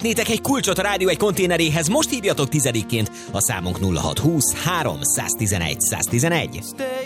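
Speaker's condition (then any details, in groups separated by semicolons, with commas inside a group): No condition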